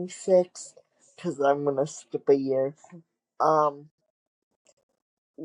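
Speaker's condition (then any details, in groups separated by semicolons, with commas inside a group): Cerebral palsy; wheelchair user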